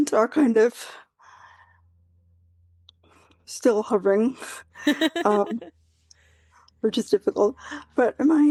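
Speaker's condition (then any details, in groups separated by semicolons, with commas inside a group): Quadriplegic cerebral palsy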